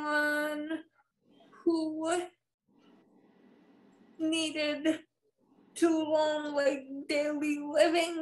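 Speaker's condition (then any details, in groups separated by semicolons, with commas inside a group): Spastic cerebral palsy; spastic, all four limbs, wheelchair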